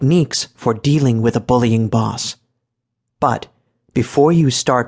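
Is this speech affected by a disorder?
No.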